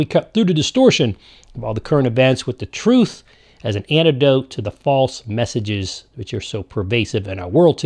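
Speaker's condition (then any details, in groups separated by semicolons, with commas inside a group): No condition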